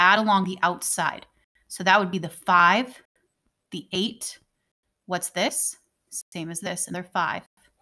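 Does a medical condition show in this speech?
No.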